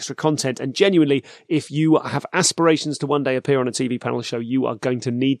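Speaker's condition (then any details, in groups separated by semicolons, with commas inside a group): No condition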